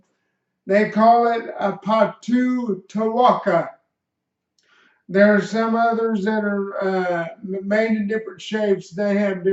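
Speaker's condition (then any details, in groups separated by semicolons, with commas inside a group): Cerebral palsy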